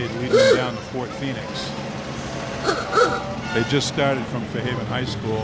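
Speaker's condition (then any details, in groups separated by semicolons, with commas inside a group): No condition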